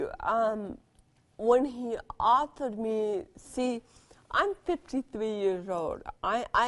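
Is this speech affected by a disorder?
Yes: cerebral palsy.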